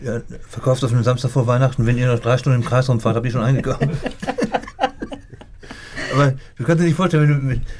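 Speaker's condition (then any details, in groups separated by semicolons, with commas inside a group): Parkinson's disease; impaired fine motor skills, unusual posture, 90 percent disability, gets attacks, daily tasks take longer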